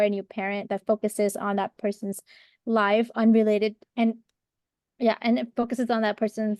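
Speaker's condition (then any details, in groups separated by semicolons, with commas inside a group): No condition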